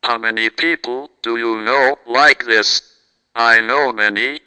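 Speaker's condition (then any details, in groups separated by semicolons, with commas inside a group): Cerebral palsy, speech-generating device; never walked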